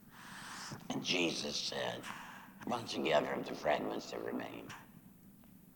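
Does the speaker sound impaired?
Yes: laryngectomy after throat cancer; voice prosthesis placed.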